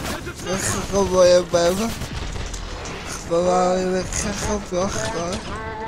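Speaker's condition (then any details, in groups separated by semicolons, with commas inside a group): Cerebral palsy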